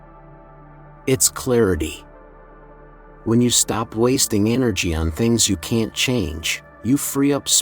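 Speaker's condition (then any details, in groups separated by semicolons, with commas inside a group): No condition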